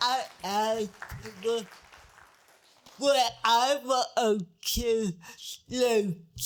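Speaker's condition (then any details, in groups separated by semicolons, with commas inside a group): Cerebral palsy; diplegia, multiple surgeries; diagnosed at age two; speech therapy in childhood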